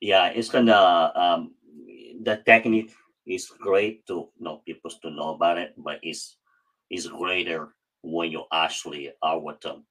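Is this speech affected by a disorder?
Yes: cleft palate; cleft palate since childhood, speech practiced for many hours at home over years; rehearses every word many times before speaking; hard to speak growing up, could not say every word even in high school, mocked for speech.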